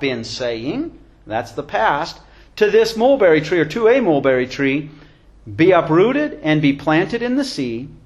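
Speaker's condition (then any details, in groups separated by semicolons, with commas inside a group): No condition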